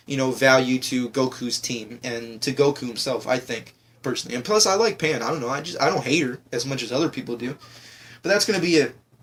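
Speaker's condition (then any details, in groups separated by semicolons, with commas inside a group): No condition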